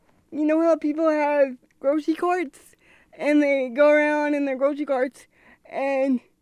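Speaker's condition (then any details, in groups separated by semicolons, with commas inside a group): Cerebral palsy; congenital, present since birth, diagnosed by doctor, unable to walk, uses wheelchair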